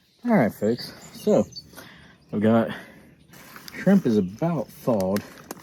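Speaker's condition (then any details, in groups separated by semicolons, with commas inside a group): No condition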